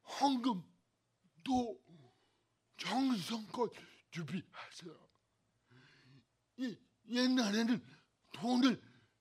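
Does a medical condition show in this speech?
Yes: cerebral palsy; may need reoperation.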